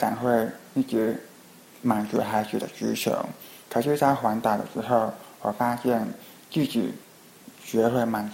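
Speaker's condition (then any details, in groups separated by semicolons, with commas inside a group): Hearing impairment; Skype video calls hard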